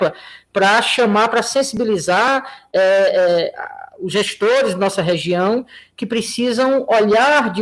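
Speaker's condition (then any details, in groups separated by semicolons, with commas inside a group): No condition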